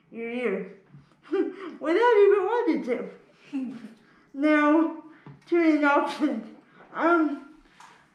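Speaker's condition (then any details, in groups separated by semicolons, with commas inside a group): Spastic cerebral palsy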